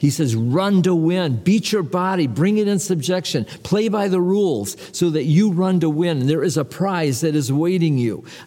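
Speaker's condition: No condition

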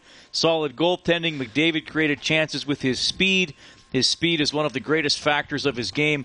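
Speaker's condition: No condition

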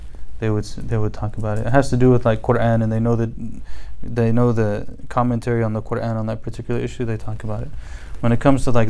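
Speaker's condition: No condition

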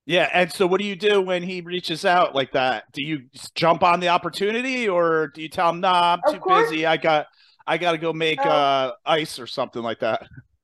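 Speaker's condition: No condition

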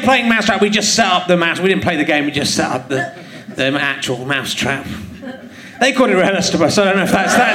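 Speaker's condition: No condition

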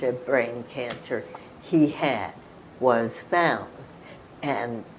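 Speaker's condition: Spasmodic dysphonia; diagnosed 1998 at Johns Hopkins within 1 hour, 4 months unable to talk before, ALS, throat cancer suspected; could not talk for 4 months before diagnosis, injections allow continued radio broadcasting

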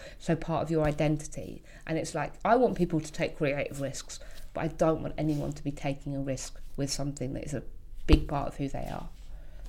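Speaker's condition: Tourette's syndrome; uncontrollable motor and vocal tics; frequent vocal tics throughout interview, hedgehog, sausage, ketchup; frequent interjected words, random surreal phrases, occasional swearing tics

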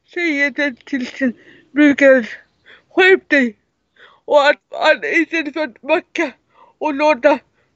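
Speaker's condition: Cerebral palsy; severe, wheelchair user

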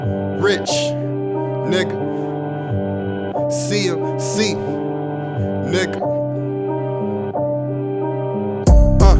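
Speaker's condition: No condition

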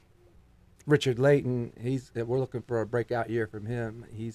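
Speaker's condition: No condition

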